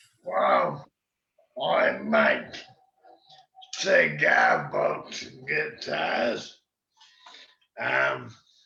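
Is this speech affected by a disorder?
Yes: MND; slower progressing form.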